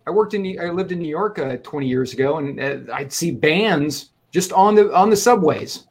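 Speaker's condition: No condition

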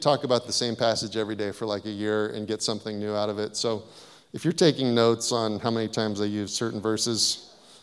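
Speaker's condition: No condition

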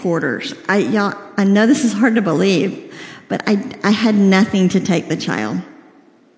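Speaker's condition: Cleft lip and palate, severe

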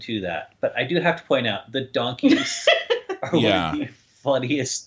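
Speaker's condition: No condition

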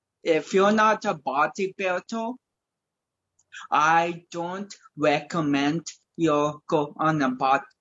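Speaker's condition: Cerebral palsy; speech affected

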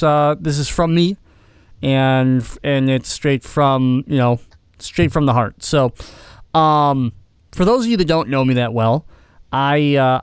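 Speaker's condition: Cleft palate; congenital cleft palate, surgery after surgery in childhood, grew up in hospitals

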